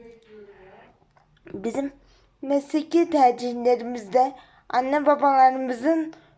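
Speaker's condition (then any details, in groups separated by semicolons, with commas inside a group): Cerebral palsy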